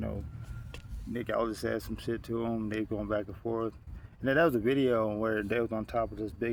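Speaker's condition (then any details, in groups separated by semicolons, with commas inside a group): No condition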